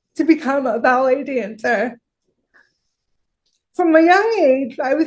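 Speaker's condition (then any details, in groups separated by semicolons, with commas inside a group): Cerebral palsy; severe, wheelchair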